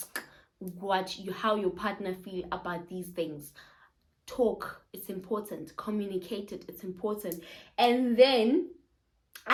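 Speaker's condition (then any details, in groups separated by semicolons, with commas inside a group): No condition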